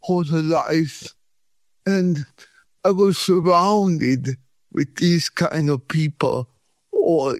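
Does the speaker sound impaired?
Yes: cerebral palsy; from birth, no breathing first 40 minutes, feet opposite of Charlie Chaplin, shaking body, cramps, pain.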